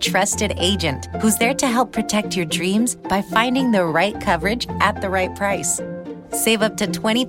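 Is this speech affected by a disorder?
No.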